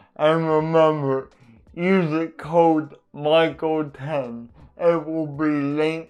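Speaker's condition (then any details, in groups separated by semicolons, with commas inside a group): Cerebral palsy; uses adaptive equipment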